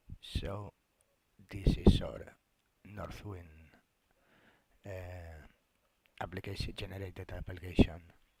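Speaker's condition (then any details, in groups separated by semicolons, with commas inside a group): No condition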